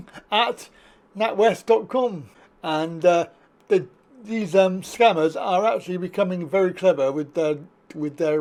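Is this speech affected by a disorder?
Yes: cerebral palsy.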